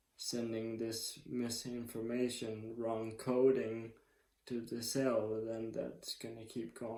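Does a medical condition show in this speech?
Yes: ALS; speech improved, slow and slurred when tired.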